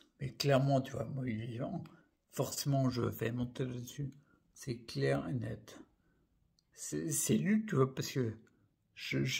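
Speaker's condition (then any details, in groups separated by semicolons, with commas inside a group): Primary progressive multiple sclerosis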